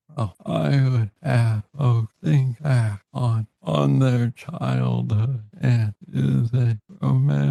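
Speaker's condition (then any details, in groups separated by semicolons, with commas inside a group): Parkinson's disease; diagnosed at age 35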